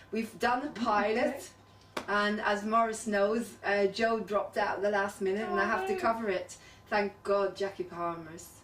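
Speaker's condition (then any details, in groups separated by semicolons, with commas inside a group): No condition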